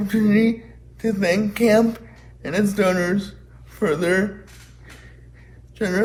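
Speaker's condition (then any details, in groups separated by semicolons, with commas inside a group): Cerebral palsy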